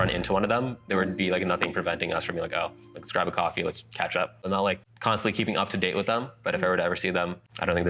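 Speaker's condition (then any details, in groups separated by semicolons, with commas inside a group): No condition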